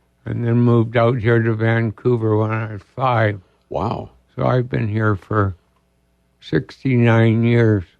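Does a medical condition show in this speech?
Yes: ALS; diagnosed about two years ago.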